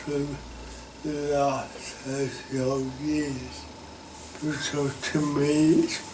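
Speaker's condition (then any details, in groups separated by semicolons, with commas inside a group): Cerebral palsy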